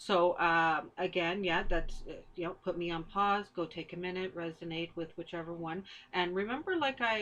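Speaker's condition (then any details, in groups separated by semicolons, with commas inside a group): No condition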